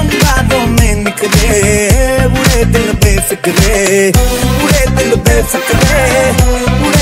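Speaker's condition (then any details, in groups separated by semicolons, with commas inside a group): No condition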